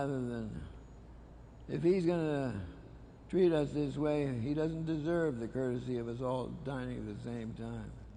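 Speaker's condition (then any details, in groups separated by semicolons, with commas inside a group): Parkinson's disease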